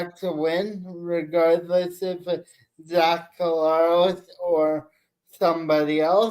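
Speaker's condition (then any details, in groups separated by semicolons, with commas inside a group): Cerebral palsy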